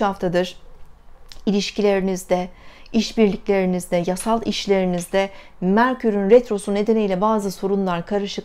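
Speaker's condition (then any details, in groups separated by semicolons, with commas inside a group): No condition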